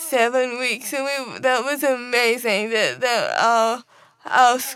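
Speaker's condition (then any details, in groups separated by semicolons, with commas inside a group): Cerebral palsy; wheelchair user since diagnosis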